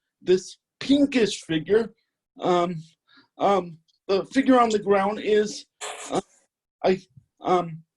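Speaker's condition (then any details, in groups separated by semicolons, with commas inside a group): Cerebral palsy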